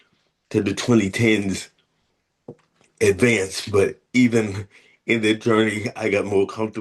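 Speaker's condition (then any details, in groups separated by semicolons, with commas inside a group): Cerebral palsy; spastic type, uses feet for hand tasks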